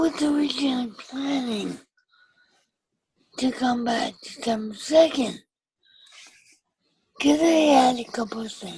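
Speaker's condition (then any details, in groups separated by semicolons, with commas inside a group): Cerebral palsy with ataxia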